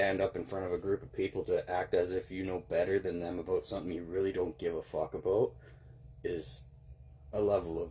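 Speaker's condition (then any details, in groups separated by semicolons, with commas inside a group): No condition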